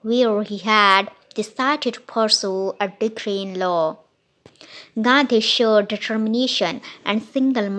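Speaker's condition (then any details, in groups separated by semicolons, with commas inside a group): No condition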